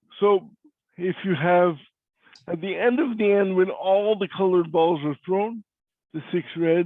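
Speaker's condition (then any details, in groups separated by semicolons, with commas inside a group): Cerebral palsy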